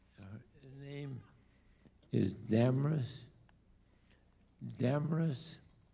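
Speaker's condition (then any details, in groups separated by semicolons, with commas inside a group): ALS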